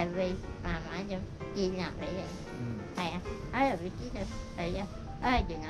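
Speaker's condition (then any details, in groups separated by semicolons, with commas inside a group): Spinal muscular atrophy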